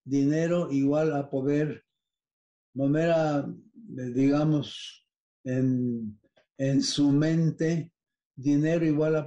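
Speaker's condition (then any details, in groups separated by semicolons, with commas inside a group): Parkinson's disease; dopamine pills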